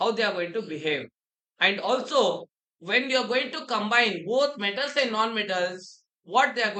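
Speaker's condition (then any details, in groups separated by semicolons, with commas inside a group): No condition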